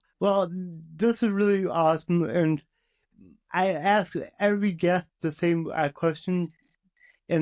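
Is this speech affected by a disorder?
Yes: cerebral palsy.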